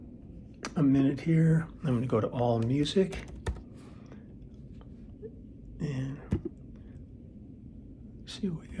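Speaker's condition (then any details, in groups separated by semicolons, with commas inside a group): No condition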